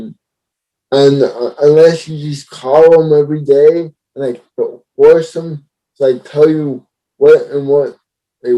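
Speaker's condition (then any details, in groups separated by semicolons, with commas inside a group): Cerebral palsy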